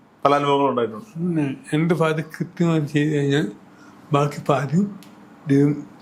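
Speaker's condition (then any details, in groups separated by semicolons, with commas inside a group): Cerebral palsy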